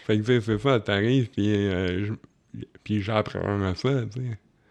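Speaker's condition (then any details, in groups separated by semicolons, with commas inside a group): Cerebral palsy; possibly unclear speech but understandable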